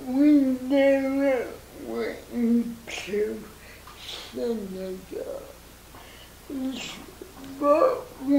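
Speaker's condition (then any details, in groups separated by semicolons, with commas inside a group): Cerebral palsy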